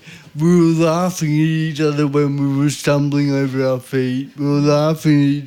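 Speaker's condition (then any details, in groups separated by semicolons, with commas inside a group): Cerebral palsy; visible disability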